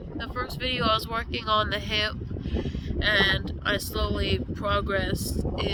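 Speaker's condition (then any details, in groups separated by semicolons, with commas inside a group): No condition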